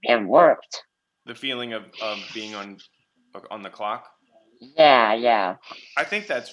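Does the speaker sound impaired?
No.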